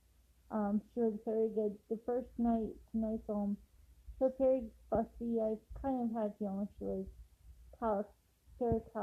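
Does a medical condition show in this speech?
Yes: cerebral palsy; affects walking.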